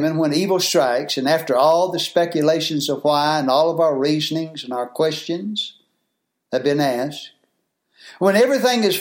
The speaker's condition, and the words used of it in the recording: None; typical speech.